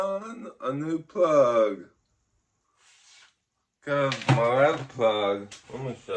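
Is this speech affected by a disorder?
Yes: ataxic cerebral palsy.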